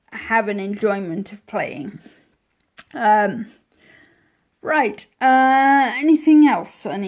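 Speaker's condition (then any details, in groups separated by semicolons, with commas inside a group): Cerebral palsy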